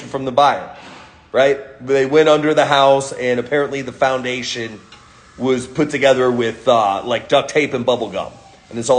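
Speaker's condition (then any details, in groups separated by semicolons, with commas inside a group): No condition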